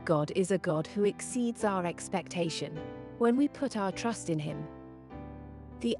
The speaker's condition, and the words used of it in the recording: None; typical speech.